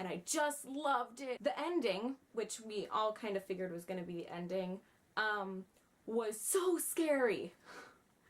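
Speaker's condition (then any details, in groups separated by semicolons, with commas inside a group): No condition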